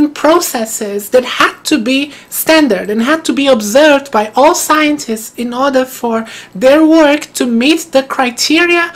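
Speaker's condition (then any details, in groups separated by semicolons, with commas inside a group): No condition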